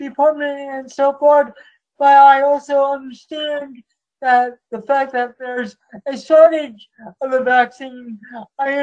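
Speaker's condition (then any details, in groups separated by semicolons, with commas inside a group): Cerebral palsy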